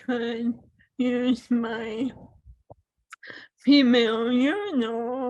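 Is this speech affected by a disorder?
Yes: ALS.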